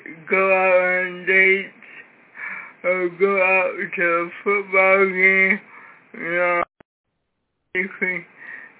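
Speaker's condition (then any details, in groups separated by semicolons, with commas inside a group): Cerebral palsy; severe cerebral palsy from birth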